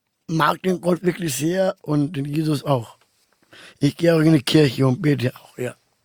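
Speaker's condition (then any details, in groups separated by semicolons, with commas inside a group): Down syndrome; trisomy 21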